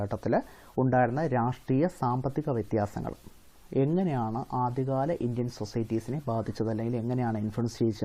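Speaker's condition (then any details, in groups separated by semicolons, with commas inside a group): No condition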